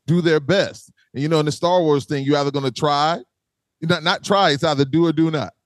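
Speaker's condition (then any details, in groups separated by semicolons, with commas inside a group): No condition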